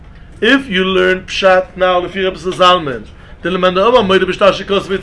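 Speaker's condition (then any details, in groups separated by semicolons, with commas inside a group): No condition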